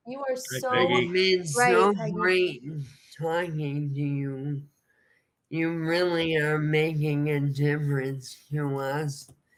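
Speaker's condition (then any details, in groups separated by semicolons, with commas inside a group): ALS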